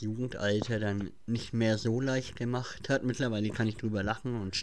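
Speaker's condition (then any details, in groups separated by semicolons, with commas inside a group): Cleft palate; speech impediment, listener messages said cannot be heard, mimicked at school, class laughed at reading aloud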